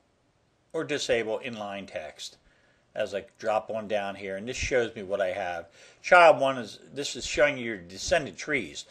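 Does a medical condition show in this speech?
No.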